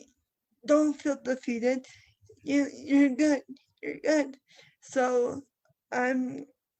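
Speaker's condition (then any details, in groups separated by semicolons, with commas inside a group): Cerebral palsy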